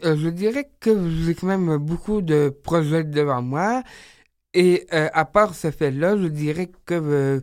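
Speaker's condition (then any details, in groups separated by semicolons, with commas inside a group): Down syndrome; age 30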